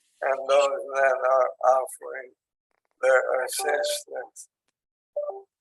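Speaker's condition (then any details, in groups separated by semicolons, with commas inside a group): ALS; onset in hands and arms, tracheostomy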